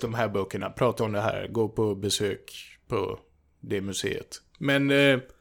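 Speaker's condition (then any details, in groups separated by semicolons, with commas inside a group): No condition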